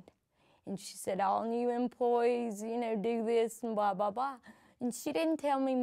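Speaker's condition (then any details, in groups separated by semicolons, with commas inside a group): Cerebral palsy; from birth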